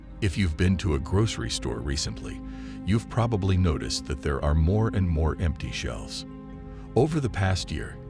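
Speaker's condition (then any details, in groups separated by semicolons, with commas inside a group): No condition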